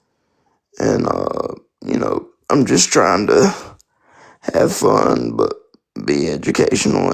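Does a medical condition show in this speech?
Yes: spastic quadriplegic cerebral palsy.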